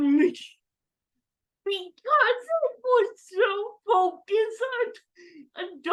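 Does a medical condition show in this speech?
Yes: cerebral palsy; oxygen deprivation at birth.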